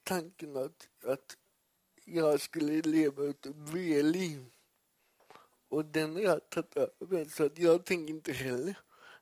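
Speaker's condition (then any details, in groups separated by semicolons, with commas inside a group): Cerebral palsy; legs move involuntarily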